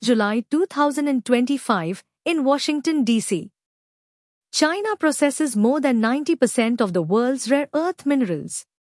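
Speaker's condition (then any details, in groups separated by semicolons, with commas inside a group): No condition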